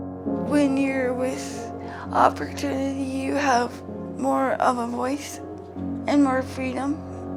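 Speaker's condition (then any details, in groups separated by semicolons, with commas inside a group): Cerebral palsy; from birth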